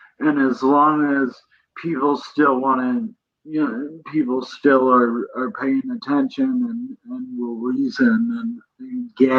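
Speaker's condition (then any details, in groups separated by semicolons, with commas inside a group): Cerebral palsy; present from birth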